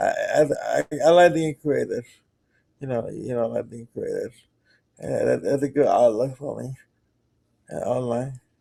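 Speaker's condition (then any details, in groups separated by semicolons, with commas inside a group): Cerebral palsy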